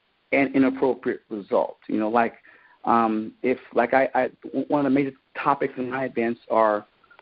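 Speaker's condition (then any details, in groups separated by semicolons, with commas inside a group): Stuttering; no professional speaking training, no Toastmasters or speaking lessons; repeated sounds, repeated words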